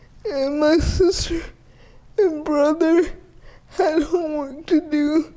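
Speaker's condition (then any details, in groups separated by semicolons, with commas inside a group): Cerebral palsy, severe; athetoid quadriplegia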